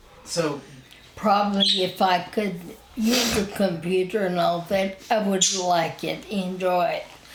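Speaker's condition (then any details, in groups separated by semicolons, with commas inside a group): Spinal ataxia; wheelchair user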